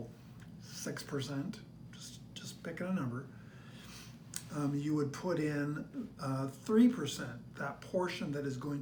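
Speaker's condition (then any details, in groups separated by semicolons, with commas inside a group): No condition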